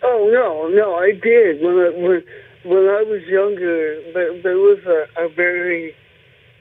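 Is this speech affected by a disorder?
Yes: cerebral palsy; present from birth, birth injury with cord around neck, left side affected, left hand basically paralyzed; speech impediment while growing up.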